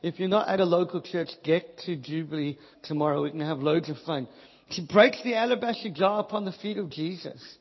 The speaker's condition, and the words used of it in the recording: Cleft palate. I hate the sound of my voice.